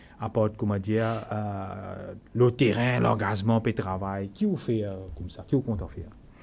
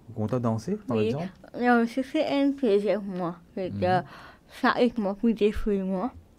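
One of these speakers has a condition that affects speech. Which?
The second: cerebral palsy.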